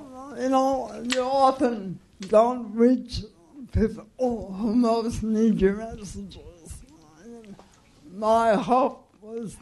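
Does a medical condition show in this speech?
Yes: cerebral palsy.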